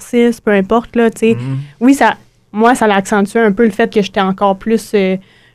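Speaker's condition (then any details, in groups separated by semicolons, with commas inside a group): No condition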